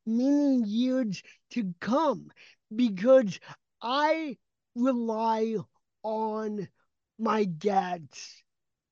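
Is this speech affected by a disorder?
Yes: cerebral palsy; developmental disability.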